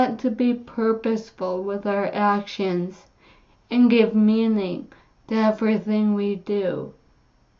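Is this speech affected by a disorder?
Yes: cerebellar ataxia; caused by brain bleed, unsteady.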